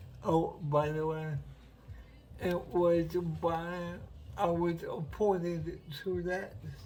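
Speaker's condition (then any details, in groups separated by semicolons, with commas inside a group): Cerebral palsy; uses wheelchair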